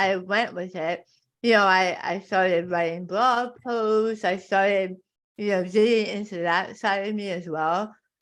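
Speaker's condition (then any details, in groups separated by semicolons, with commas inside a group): Tongue cancer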